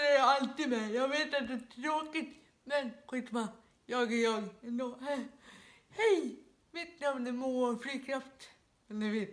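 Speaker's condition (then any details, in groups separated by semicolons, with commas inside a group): Dyskinetic cerebral palsy, severe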